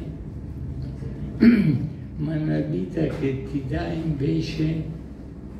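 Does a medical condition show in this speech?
Yes: ALS (sla); bulbar form; marked dysphagia.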